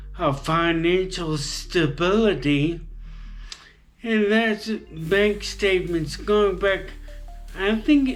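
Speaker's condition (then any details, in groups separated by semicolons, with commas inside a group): Traumatic brain injury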